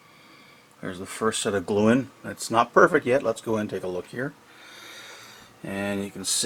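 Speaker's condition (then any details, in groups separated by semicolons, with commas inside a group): No condition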